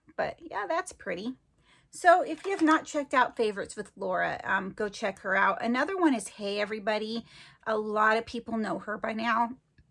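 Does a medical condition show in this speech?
No.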